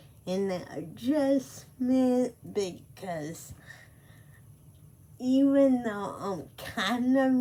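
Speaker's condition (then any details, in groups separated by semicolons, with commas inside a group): Cerebral palsy; speech affected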